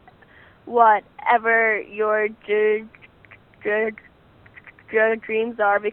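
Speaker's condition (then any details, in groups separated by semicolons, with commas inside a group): Stuttering; stuttering since beginning to talk, speech therapy with own speech therapist; needs extra time to speak, letters to teachers, friends avoid filling in words; prolonged sounds, blocks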